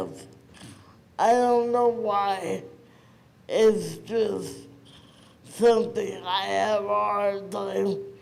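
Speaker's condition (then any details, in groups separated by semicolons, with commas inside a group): Cerebral palsy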